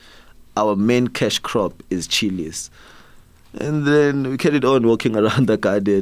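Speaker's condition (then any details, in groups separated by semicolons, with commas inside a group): No condition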